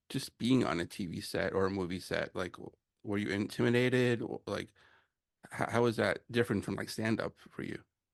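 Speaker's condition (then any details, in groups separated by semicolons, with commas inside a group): No condition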